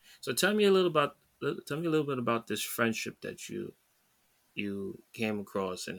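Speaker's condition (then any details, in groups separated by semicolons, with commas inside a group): No condition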